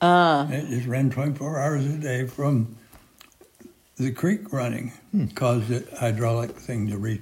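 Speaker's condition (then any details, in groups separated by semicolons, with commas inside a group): Parkinson's; severe, says unable to move anything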